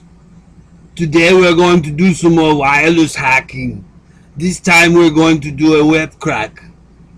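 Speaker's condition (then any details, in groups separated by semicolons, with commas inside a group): No condition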